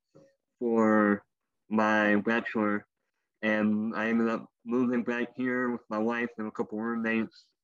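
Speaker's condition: Cleft lip and palate; congenital, rare genetic birth disorder, couple dozen operations in first months, elective leg amputations, former wheelchair user; speech impediment from cleft lip and palate

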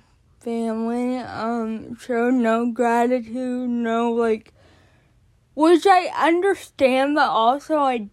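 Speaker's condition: Cerebral palsy; born addicted

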